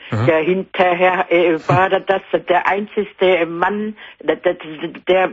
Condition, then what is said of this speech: Stuttering. Ich frage dich mal ein paar Sachen, wo du vielleicht ein bisschen kürzer antworten musst, dann fällt es dir nicht so schwer.